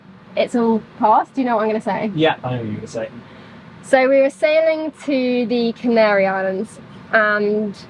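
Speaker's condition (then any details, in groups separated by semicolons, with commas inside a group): No condition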